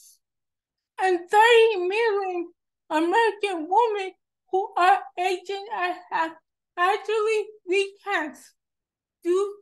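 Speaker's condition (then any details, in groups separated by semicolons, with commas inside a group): Cerebral palsy; affects hand, hand tremor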